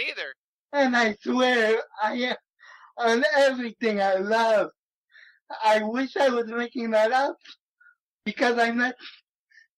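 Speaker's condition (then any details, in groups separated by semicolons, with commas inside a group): Cerebral palsy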